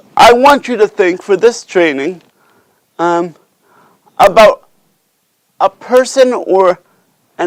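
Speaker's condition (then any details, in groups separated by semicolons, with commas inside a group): Cerebral palsy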